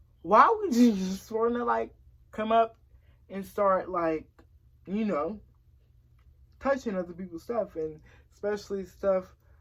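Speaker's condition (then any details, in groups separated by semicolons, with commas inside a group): Cerebral palsy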